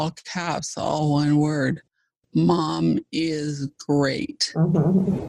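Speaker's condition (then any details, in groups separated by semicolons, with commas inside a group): ALS (Lou Gehrig's disease); fast progressing form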